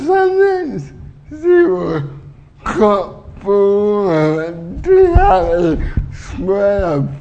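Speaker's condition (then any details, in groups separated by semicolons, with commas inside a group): Cerebral palsy; uses wheelchair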